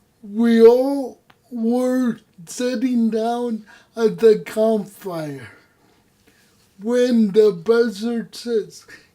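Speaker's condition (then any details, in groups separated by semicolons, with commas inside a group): Cerebral palsy; no voice control, unusual voice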